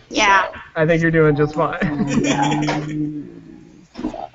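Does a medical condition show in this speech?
No.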